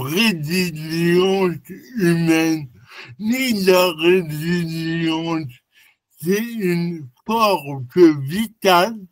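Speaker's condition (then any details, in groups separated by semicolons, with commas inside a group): Cerebral palsy; lifelong, non-progressive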